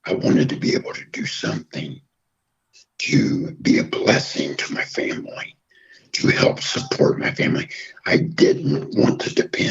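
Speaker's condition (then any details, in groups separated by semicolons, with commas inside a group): Throat cancer, half voicebox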